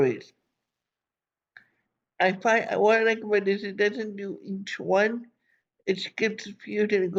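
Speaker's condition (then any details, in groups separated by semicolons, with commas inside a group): Cerebral palsy; from birth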